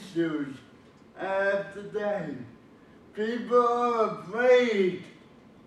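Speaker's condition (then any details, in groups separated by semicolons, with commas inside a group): Cerebral palsy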